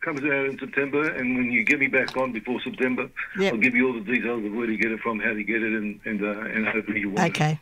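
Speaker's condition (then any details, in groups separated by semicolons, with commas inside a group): Parkinson's disease; diagnosed 2019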